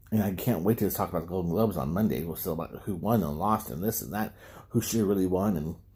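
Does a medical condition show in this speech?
No.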